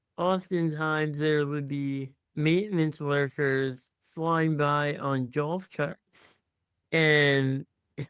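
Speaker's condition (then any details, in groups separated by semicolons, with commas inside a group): Muscular dystrophy; tracheostomy for breathing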